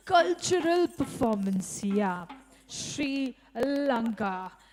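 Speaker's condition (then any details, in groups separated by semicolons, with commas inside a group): No condition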